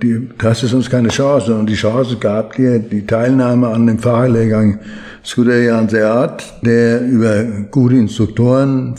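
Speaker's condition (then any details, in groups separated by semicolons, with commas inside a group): Parkinson's disease; well controlled on medication overseen by neurologist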